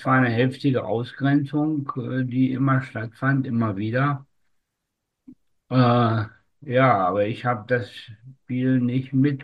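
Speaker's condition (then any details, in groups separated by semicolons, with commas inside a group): Spastic tetraparesis; umbilical cord around neck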